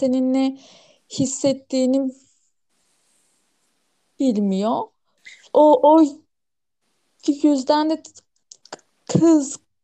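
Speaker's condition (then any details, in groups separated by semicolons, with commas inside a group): Stuttering; familial stuttering, mother also stutters, stuttering center around age 13, joined Kekemeler Derneği at 25-26; asks listeners to wait until words come out; repeated sounds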